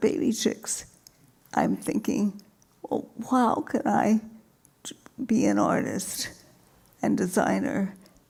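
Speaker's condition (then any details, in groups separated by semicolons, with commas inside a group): Multiple sclerosis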